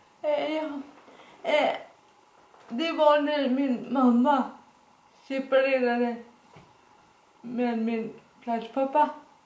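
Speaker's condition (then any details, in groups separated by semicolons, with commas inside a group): Dyskinetic cerebral palsy, severe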